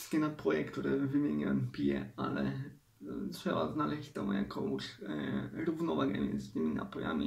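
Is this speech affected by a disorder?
Yes: cerebral palsy; uses wheelchair.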